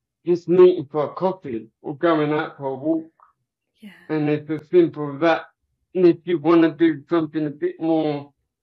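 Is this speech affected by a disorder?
Yes: cerebral palsy; from birth, legs only, multiple hamstring and foot surgeries.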